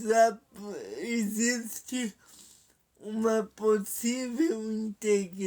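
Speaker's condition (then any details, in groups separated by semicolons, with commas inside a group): Paralysis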